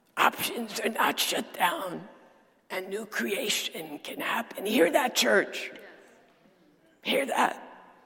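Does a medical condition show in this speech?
Yes: dysphonia; dysphonia diagnosed about a decade ago.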